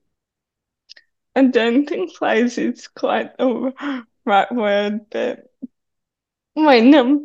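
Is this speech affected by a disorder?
Yes: cerebral palsy; cerebral palsy affecting right side of body including right hand.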